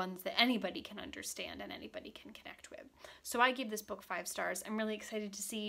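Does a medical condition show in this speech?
No.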